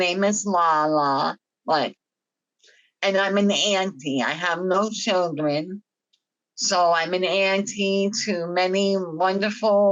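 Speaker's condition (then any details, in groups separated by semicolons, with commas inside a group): Myasthenia gravis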